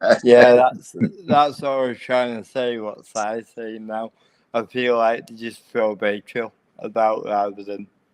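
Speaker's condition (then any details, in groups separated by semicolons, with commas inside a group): Cerebral palsy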